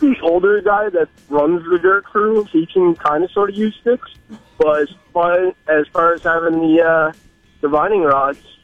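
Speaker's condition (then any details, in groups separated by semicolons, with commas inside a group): No condition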